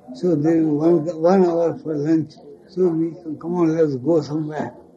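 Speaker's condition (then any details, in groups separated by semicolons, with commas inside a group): Speech loss after head injury; speech lost after head injury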